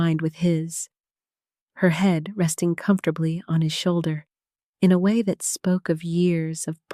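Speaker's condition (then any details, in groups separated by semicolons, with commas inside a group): No condition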